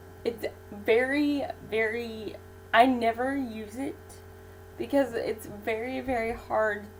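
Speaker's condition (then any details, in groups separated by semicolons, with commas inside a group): Cerebral palsy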